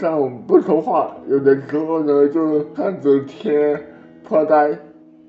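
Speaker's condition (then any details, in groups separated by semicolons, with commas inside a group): Cerebral palsy; over ten minutes of resuscitation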